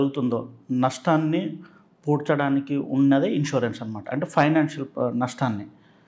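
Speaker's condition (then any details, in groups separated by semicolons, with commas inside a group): No condition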